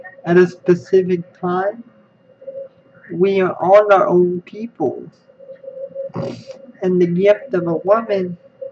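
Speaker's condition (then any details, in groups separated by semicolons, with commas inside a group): Spastic cerebral palsy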